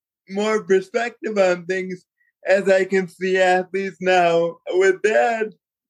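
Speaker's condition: Cerebral palsy; from birth, born prematurely at 3 pounds 7 ounces, father Jeff propels him through swim, bike, run

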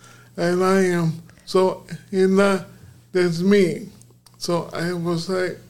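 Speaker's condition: Aphasia; arms and slurred speech

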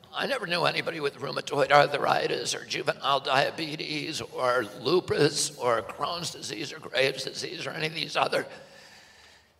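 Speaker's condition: Spasmodic dystonia; likely from flu vaccine

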